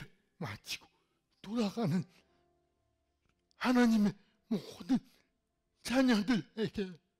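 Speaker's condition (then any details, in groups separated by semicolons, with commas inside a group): Cerebral palsy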